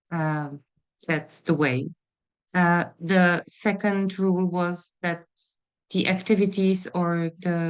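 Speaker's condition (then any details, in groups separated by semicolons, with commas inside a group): No condition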